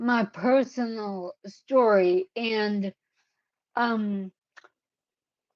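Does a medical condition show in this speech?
Yes: cerebellar ataxia.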